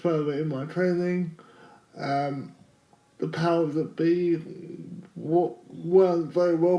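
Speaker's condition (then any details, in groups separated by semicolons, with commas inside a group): Cerebral palsy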